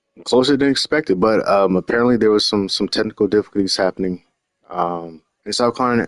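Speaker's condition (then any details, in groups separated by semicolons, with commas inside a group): No condition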